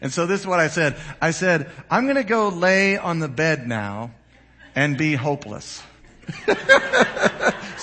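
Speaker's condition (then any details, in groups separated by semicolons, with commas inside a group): No condition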